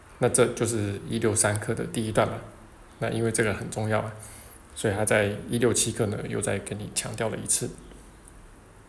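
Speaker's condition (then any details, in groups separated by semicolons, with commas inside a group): No condition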